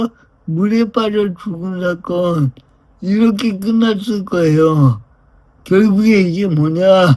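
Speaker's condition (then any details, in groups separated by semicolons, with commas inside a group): Brain lesion disability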